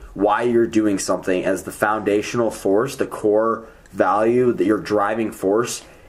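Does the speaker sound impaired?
No.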